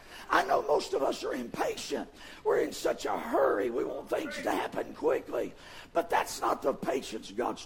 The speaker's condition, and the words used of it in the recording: Vocal cord paralysis. And he said, they don't work as good as the other, but they allow you to speak.